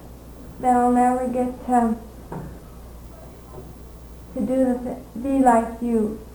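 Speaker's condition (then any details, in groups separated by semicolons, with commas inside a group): Cerebral palsy; speaks fluently with few pauses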